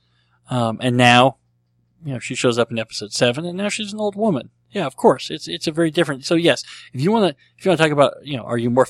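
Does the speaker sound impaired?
Yes: cleft lip and palate; treated as a baby.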